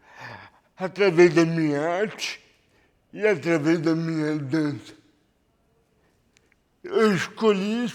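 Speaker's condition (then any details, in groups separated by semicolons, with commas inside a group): Cerebral palsy; lack of oxygen at birth, premature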